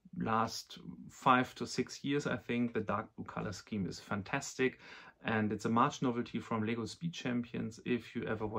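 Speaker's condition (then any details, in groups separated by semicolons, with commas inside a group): No condition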